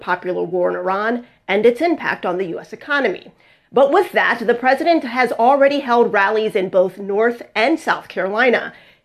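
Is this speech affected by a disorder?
No.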